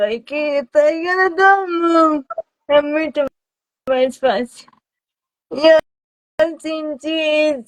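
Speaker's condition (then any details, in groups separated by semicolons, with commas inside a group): Cerebral palsy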